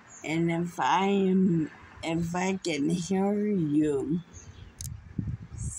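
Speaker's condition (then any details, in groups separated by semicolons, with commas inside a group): Muscular dystrophy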